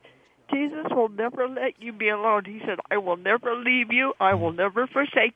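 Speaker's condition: Cerebral palsy; cerebral palsy from birth, born premature at six months, kept in incubator; cannot walk, needs help in almost every way

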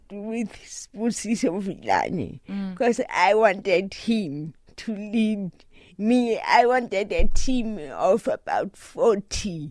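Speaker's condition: Cerebral palsy; doctors said unable to drive, drives so-called normal automatic car

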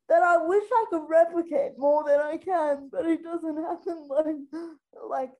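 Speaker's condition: Spastic quadriplegic cerebral palsy

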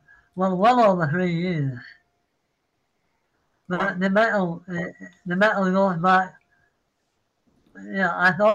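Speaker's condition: Parkinson's; citing Parkinson's

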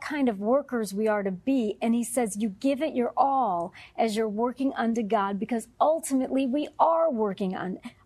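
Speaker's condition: No condition

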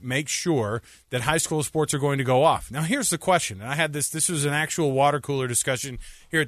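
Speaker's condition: No condition

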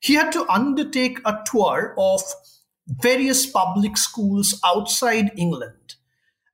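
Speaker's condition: No condition

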